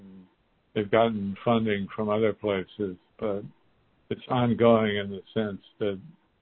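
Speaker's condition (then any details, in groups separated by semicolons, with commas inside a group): Parkinson's; stem cell infusions in houston, infusions finished, assessment due in september; in clinical trial of stem cell therapy derived from donated bone marrow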